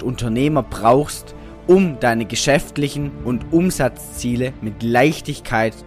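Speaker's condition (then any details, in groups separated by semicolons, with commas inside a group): No condition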